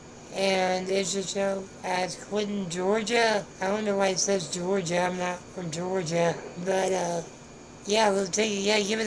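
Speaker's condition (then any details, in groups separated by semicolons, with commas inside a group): Spinal muscular atrophy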